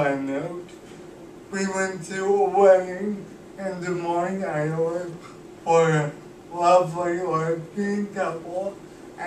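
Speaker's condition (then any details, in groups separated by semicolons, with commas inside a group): Cerebral palsy; cannot walk, uses wheelchair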